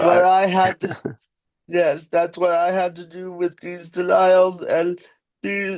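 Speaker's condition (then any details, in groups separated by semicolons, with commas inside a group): Cerebral palsy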